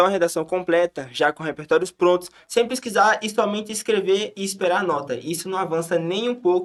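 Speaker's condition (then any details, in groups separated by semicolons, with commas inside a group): No condition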